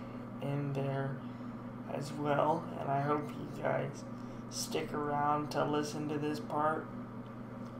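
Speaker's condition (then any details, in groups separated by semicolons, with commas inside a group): Cerebral palsy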